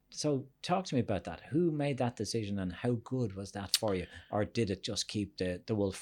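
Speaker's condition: No condition

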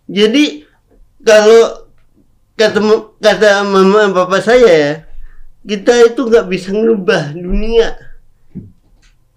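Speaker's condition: Cerebral palsy; speaking is difficult

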